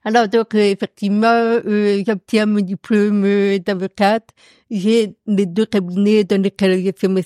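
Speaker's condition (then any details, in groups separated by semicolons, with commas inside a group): Profound congenital deafness; accent from deafness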